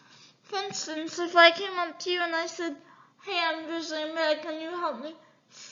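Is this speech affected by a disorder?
Yes: cerebral palsy.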